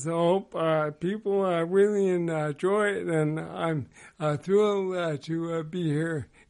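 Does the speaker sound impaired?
Yes: ALS; progressive motor neuron disease, slower progression than most; over 12 years since diagnosis, worsening daily.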